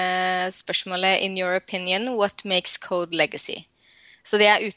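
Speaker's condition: No condition

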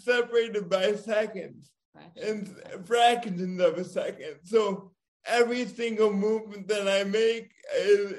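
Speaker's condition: Cerebral palsy; diagnosed as firstborn child

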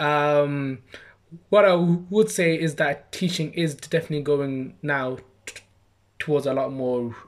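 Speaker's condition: Stammer; stammer since childhood, mocked and imitated by other kids from primary school; age 26, saying own name takes a long time; struggles saying own name, stammers less with put-on Birmingham accent or exaggerated speech; prolonged sounds

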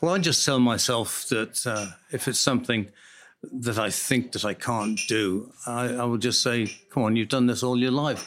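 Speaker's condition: Parkinson's; rigidity when putting on socks and shoes, uses auto shoe device for shoes

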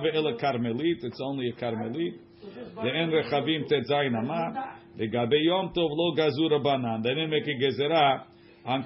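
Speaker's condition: No condition

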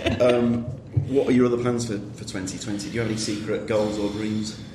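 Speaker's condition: No condition

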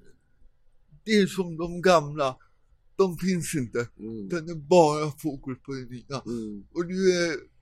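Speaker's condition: Cerebral palsy; present from birth

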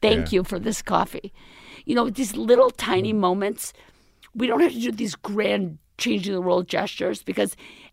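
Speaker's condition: Vocal cord paralysis, left vocal cord; current voice temporary after recent surgery, swallowing still hard

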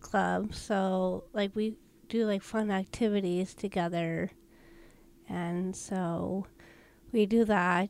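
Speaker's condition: Down syndrome

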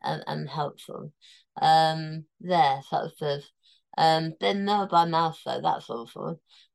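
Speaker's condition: Tongue cancer, near-total glossectomy, stage 4 tongue cancer

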